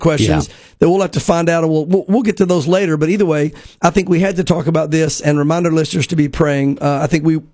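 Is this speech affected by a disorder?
No.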